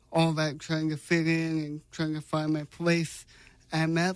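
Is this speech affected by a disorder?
Yes: cerebral palsy; congenital, paralyzed left hand, 10 corrective left foot surgeries, 9 screws, steel plate in foot.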